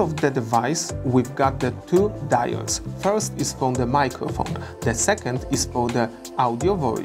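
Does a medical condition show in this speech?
No.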